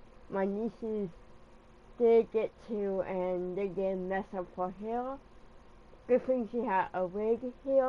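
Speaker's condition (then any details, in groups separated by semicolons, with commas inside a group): Cerebral palsy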